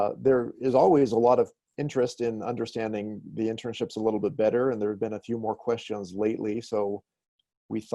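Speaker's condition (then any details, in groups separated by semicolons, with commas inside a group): No condition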